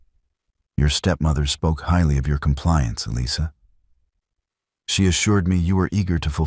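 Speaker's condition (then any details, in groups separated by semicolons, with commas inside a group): No condition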